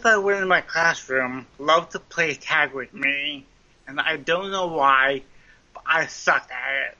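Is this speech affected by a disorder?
Yes: cerebral palsy; mild form, lifelong since childhood, trouble writing, slow running, mile took 21 minutes, school accommodations; speech impediment, sounds like Wendy's drive-through speaker box, may sound drunk.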